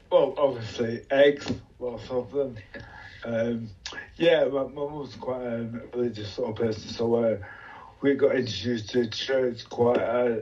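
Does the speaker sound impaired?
Yes: motor neuron disease; first physiotherapist Amy Parkes, occupational therapist help with gadgetry; followed by MND, respiratory and long-term ventilation teams at Preston.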